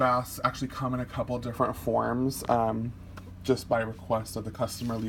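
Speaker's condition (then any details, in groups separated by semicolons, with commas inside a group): No condition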